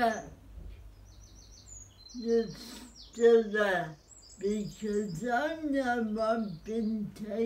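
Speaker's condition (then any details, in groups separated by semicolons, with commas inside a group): Cerebral palsy; spastic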